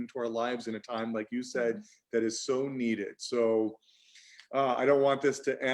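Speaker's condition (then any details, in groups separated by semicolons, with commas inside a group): No condition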